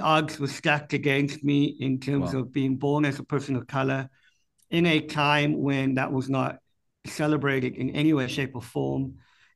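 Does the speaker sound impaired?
Yes: cleft palate; speech impediment.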